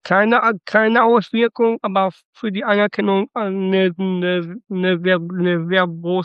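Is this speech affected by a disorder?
Yes: Down syndrome (Trisomie 21); congenital trisomy 21, flagged on ultrasound two days before caesarean birth, St. Vinzenz Krankenhaus Datteln; 26 years old, some limitations reported.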